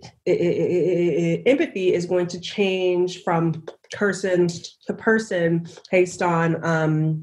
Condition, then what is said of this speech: Stuttering. That just as a result of my personal story, you know, with stuttering and you know, me like being on stage or, you know, now on camera and stuttering, it really makes people feel things